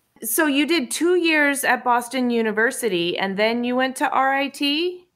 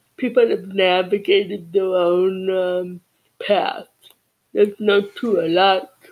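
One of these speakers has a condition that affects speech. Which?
The second: cerebral palsy; from birth, deaf in both ears; childhood speech therapy, lip reading training to improve speech.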